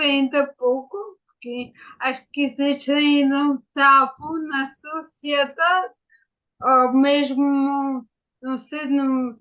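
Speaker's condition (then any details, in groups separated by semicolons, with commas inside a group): Ataxia after brain injury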